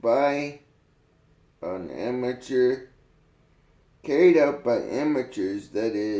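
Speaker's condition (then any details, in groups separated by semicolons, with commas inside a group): Cerebral palsy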